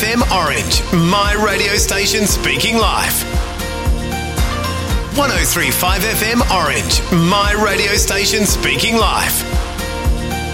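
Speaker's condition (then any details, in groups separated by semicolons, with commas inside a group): No condition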